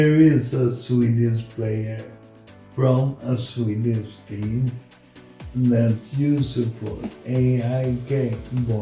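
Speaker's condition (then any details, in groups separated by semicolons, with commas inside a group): Multiple sclerosis; progressive form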